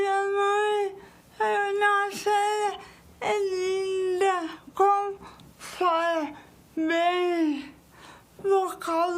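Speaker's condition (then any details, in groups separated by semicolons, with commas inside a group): Cerebral palsy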